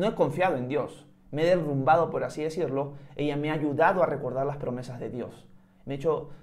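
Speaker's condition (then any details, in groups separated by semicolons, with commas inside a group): No condition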